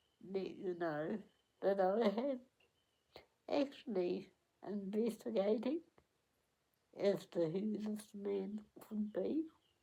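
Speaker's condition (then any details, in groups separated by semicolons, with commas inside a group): Cerebral palsy; onset at 8 days old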